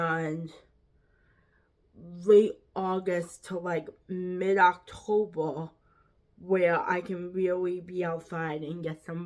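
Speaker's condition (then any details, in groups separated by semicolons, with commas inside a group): Quadriplegic cerebral palsy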